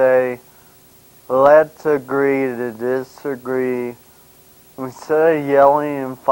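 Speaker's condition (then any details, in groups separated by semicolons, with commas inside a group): Brain injury; caused by car accident; repeats a lot, walks poorly; slurred speech, partly unintelligible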